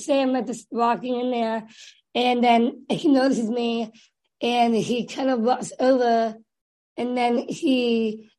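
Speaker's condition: Down syndrome; developmental disability from birth

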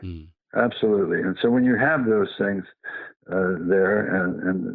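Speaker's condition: Parkinson's disease

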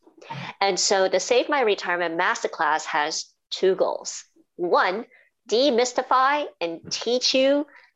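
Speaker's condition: Cleft palate and cleft lip; teachers could not hear speech in class

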